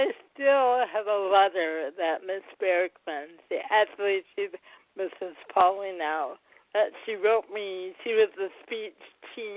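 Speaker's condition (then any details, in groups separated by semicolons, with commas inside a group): Cerebral palsy; speech disability, had speech therapy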